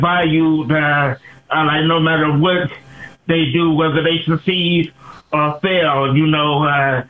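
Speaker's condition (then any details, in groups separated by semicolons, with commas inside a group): Cerebral palsy; since birth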